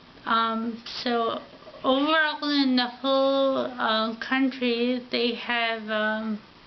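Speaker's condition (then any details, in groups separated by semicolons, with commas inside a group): Ataxia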